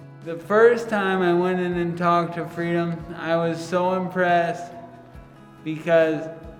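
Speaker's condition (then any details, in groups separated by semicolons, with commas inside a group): Traumatic brain injury; struck by vehicle, upper-body paralysis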